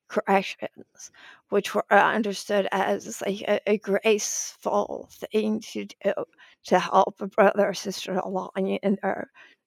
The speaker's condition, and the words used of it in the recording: Spasmodic dysphonia. So I think what you're asking is for me to talk a little bit about my vocal issues.